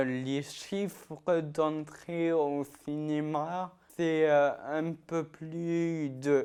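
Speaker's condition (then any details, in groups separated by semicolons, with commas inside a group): Ataxia-telangiectasia; ataxia-telangiectasia, genetic, affects muscles; age 20, onset infancy, no walking or writing, wheelchair; trouble eating and drinking alone, drooled as infant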